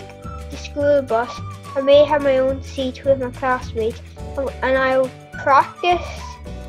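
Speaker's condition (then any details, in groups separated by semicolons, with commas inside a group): No condition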